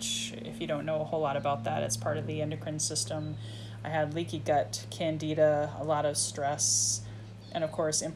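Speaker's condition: No condition

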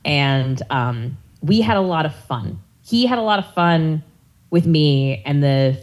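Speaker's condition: No condition

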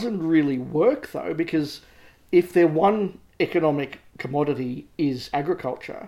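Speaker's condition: No condition

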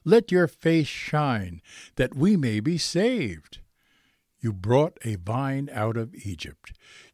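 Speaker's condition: No condition

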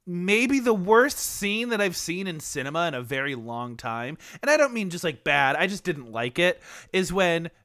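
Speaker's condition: No condition

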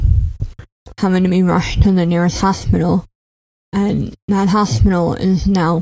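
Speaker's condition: Cleft palate; predicted at birth mute or severely impeded, speech classes once or twice weekly through elementary school

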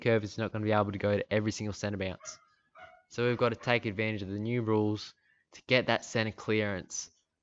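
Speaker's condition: No condition

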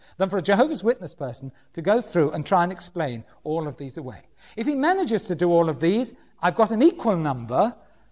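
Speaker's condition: No condition

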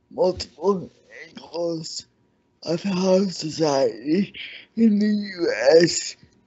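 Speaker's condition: Cerebral palsy; cerebral palsy since childhood

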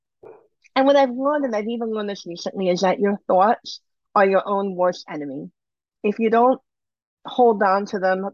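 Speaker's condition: Bilateral cleft lip and palate; congenital

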